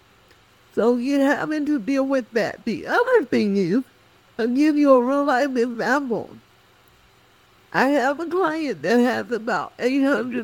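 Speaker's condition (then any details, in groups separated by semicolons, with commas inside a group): Cerebral palsy; speech affected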